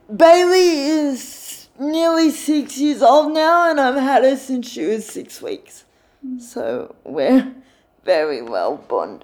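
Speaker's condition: Cerebral palsy; full-time wheelchair user

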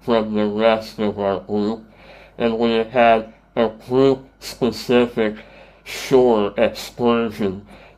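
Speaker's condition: Treacher Collins syndrome; wears hearing aid

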